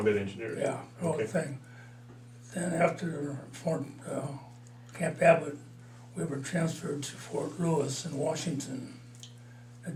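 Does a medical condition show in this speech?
Yes: Parkinson's disease; mild, about four years.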